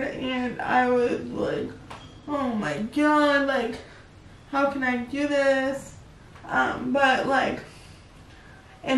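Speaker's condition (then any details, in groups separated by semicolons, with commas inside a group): Cerebral palsy; able to talk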